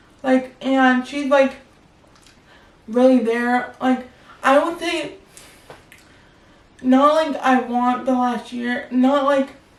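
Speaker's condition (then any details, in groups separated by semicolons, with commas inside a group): Cerebral palsy; spastic quadriplegic, wheelchair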